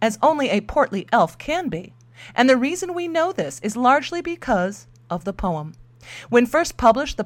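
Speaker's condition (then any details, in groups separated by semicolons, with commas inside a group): No condition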